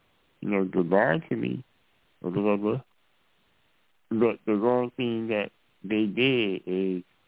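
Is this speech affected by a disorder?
Yes: muscular dystrophy; diagnosed age 5 by biopsy, progressive muscle weakness, never crawled, childhood falls, prognosis to age 12; tracheostomy to aid breathing about 38 years ago, after life support; voice sounds kind of distorted due to trach.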